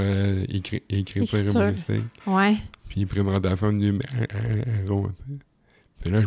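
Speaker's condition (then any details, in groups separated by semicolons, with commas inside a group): Cerebral palsy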